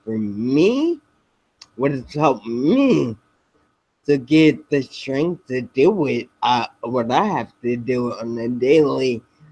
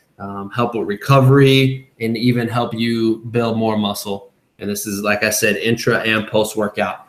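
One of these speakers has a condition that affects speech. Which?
The first: spinocerebellar ataxia type 7, SCA7; progressive degenerative, impairs walking, balance, coordination, speech; diagnosed several years ago, no wheelchair.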